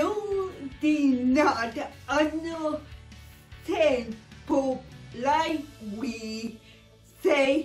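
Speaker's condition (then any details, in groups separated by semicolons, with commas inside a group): Speech apraxia; trouble producing sounds correctly despite knowing words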